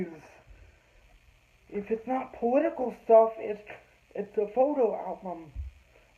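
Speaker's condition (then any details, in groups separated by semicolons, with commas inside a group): Cerebral palsy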